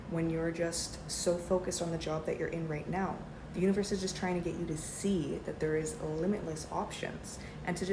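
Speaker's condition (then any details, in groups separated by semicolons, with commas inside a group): No condition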